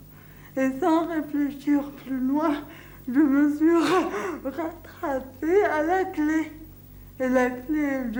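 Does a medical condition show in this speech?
Yes: cerebral palsy; worked hard on intelligibility, improved over time.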